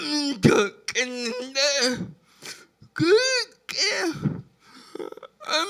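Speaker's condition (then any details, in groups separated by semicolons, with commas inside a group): Brain lesion disability grade 1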